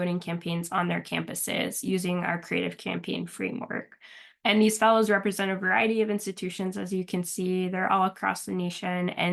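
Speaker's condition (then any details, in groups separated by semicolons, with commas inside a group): No condition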